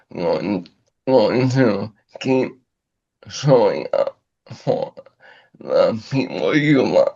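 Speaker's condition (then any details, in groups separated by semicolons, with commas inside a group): ALS; about two years since onset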